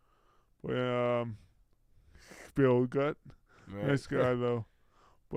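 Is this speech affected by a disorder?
Yes: brain injury; speech and motor functions greatly affected.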